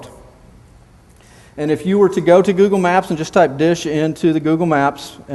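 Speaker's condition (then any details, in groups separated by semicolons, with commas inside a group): No condition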